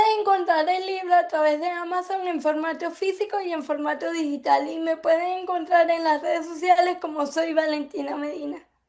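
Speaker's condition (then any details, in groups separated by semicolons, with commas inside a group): Cerebral palsy; affects speech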